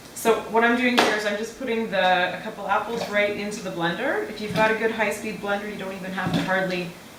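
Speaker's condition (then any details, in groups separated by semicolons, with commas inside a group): No condition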